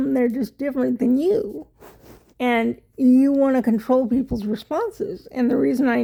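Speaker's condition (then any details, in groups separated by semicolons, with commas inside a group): Cerebral palsy; wheelchair user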